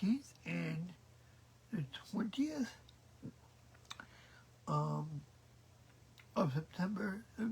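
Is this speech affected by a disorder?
Yes: cerebral palsy; present since birth.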